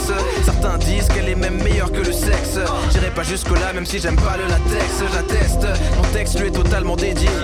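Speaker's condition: No condition

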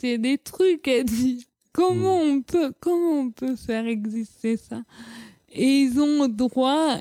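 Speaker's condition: Cerebral palsy; leg surgery around age 14 with several medical errors, atypical gait, childhood speech, psychomotor and physiotherapy

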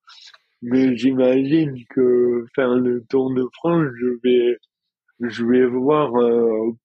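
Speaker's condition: Dystonia; no longer falls

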